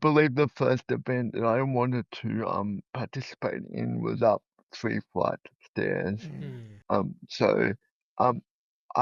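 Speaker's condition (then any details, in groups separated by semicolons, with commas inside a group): Cerebral palsy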